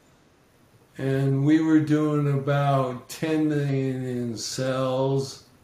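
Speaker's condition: ALS; still heard loud and clear

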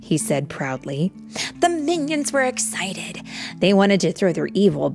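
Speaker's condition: No condition

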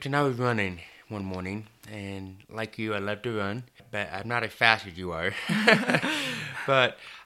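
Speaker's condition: Deafness, hard of hearing

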